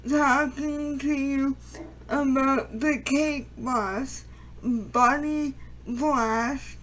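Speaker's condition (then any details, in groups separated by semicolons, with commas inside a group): Cerebral palsy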